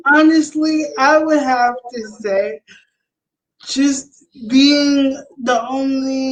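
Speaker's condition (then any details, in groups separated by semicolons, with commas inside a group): Cerebral palsy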